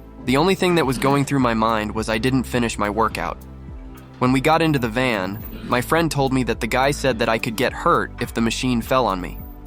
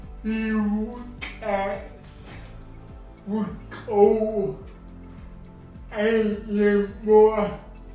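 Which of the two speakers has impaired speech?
The second: cerebral palsy; spasticity, one side weaker.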